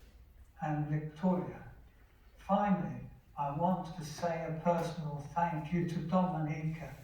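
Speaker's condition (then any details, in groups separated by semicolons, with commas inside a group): Motor neurone disease, speech-generating device; recently diagnosed, uses tablet text-to-speech; cannot speak, synthetic voice from own recordings, monotone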